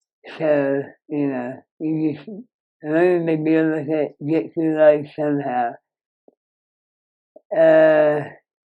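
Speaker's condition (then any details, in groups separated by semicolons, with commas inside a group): Moebius syndrome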